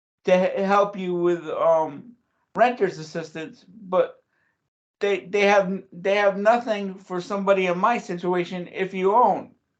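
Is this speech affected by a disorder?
Yes: cerebral palsy; since childhood.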